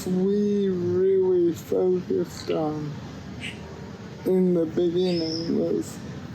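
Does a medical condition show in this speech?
Yes: cerebral palsy; cannot walk unaided.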